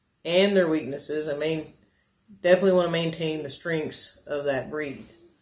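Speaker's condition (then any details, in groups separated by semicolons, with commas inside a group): No condition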